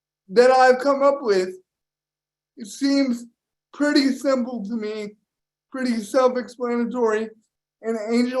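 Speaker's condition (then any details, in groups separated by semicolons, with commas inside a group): Cerebral palsy; power wheelchair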